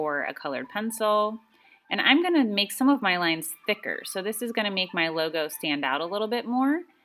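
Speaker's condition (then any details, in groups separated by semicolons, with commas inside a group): No condition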